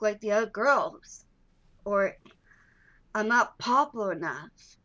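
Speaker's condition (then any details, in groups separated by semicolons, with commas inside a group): Down syndrome; lifelong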